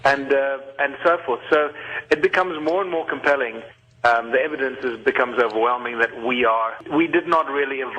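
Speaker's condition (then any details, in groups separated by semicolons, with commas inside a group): No condition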